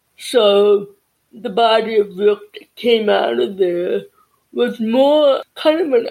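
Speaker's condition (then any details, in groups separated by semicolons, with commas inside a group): Deafness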